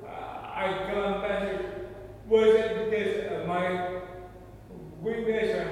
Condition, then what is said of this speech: Cerebral palsy. Sitting above the phone and me stuttering, and the Lord has healed my stuttering a lot since then.